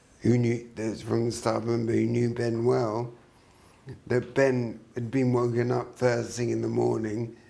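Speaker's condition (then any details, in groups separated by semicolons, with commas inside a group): Traumatic brain injury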